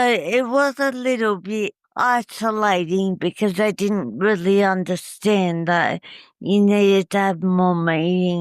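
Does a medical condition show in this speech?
Yes: cerebral palsy; tracheostomy, no voice one year, voice regained.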